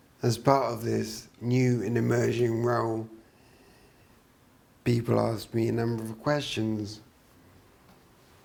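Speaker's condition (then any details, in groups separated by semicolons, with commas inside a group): Traumatic brain injury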